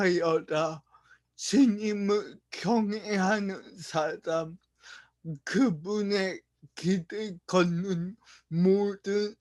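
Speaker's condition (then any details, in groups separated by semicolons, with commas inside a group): Brain lesion disability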